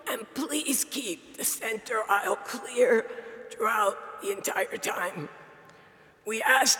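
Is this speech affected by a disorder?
Yes: dysphonia; diagnosed dysphonia; not painful; compromised vocal ability, self-described sultry voice, still able to speak.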